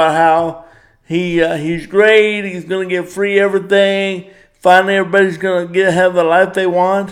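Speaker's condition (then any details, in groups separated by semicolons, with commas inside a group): Cerebral palsy; power wheelchair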